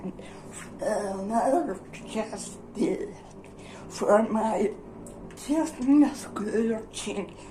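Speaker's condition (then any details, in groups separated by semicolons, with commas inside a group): Dystonia; generalized dystonia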